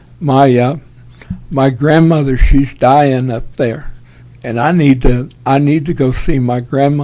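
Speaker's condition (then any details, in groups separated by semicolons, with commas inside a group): Parkinson's; tremors as early symptom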